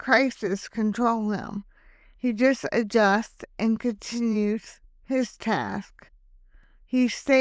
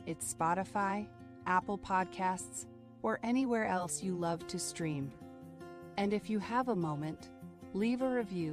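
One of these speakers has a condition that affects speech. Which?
The first: hemiplegic cerebral palsy; hemiplegic, one side affected, birth asphyxia and stroke.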